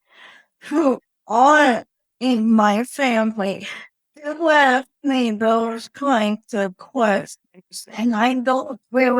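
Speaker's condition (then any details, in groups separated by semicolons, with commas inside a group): Cerebral palsy; wheelchair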